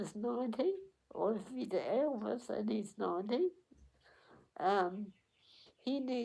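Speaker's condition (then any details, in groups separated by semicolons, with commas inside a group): Cerebral palsy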